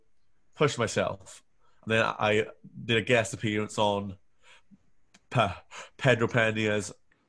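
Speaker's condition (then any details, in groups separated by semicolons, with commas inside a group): Stutter; stutter since childhood, no speech work until 18, jaw realigned surgically days after course; about 12 months after Starfish Project speech course, ongoing speech work; previously stuttered badly in most situations, avoided speaking, now enters speaking situations with less avoidance; repeated sounds, blocks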